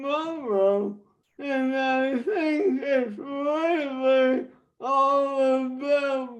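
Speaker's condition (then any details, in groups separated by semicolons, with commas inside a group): Traumatic brain injury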